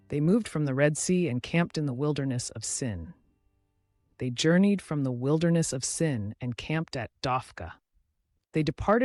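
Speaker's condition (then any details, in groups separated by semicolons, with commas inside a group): No condition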